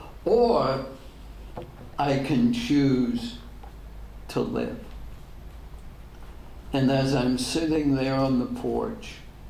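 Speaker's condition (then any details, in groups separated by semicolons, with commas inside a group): ALS; degenerative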